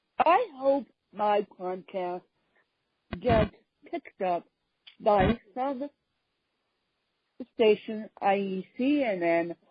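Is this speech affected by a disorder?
Yes: cerebral palsy; speech impediment.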